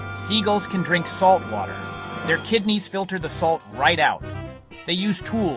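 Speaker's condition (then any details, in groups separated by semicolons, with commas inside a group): No condition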